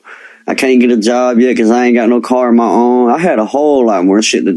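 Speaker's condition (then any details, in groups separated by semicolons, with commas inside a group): Cleft lip and palate; present from birth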